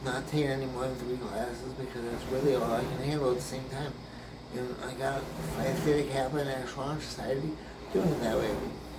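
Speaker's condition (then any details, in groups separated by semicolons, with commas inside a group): Brain injury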